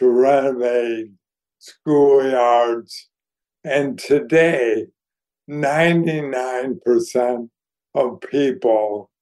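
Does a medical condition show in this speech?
Yes: ALS; voice somewhat compromised by disease, audibly affected.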